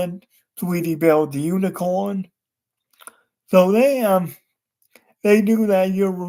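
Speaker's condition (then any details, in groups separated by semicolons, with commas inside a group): Cerebral palsy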